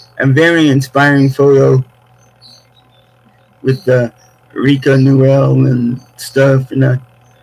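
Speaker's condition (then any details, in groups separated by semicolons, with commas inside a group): Cerebral palsy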